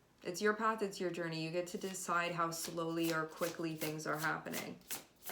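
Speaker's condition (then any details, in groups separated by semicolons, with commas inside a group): No condition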